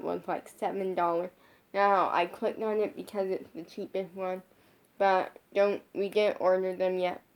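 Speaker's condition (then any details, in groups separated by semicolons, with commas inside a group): Brain injury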